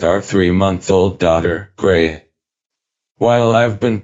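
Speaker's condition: ALS, speech-generating device; diagnosed at age 34

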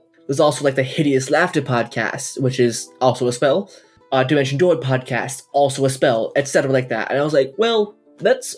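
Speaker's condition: No condition

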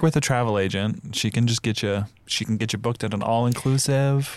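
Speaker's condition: No condition

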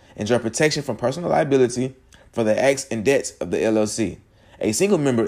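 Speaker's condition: No condition

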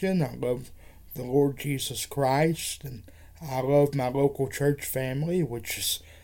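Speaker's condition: Cerebral palsy; wheelchair user

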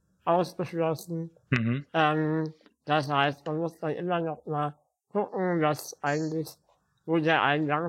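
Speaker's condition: Spinal muscular atrophy; spinal muscular atrophy since birth

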